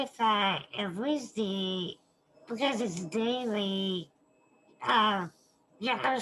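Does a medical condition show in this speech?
Yes: spinal muscular atrophy type 2.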